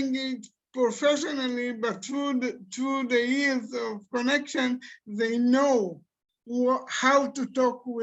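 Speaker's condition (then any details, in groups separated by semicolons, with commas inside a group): Cerebral palsy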